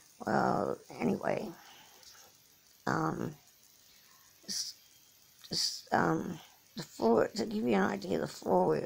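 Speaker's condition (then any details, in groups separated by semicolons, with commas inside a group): Cerebral palsy; from birth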